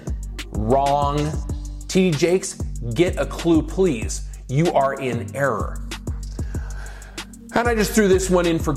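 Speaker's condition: No condition

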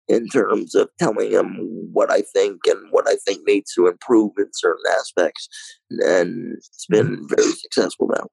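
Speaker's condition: Cerebral palsy, mild

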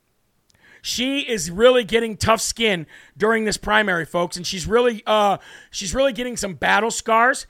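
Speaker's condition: No condition

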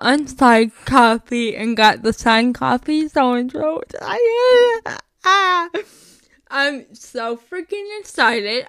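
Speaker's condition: Cerebral palsy; chronic illness and disability

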